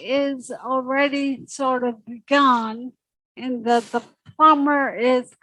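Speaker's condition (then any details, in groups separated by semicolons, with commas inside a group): Secondary progressive multiple sclerosis; secondary progressive, spastic stiff legs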